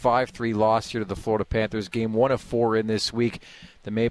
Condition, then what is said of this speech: None; typical speech.